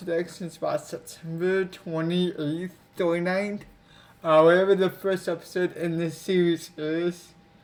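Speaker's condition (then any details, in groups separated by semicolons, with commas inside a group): Cerebral palsy; affects legs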